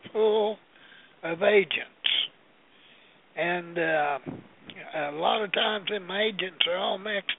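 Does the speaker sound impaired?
Yes: Parkinson's disease; long-standing, tremor, trouble with fine hand work as watchmaker, hard to eat; shivering, shaking at time of recording.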